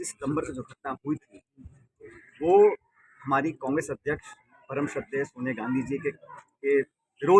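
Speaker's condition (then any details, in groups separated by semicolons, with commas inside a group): No condition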